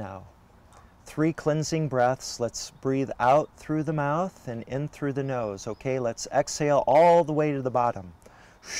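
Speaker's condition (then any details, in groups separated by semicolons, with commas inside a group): No condition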